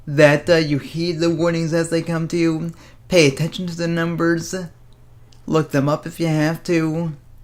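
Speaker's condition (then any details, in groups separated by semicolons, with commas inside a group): Cerebral palsy; speaks fast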